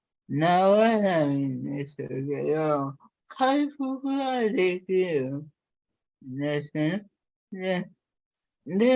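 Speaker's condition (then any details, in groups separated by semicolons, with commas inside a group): Cerebral palsy; severe, uses a wheelchair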